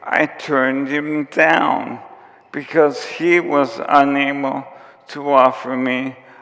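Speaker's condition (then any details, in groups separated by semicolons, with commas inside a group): ALS; onset with tiredness and clumsiness; diagnosed about two and a half years before recording, symptoms began about four years before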